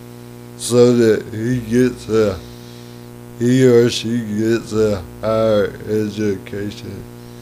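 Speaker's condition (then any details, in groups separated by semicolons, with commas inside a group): Cerebral palsy; lifelong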